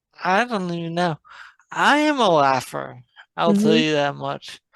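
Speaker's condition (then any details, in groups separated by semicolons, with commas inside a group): Traumatic brain injury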